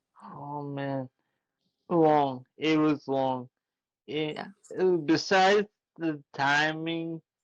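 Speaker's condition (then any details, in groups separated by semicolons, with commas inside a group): Traumatic brain injury; ongoing therapy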